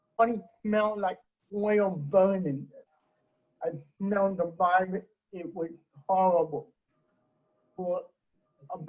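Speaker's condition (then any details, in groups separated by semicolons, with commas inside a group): Cerebral palsy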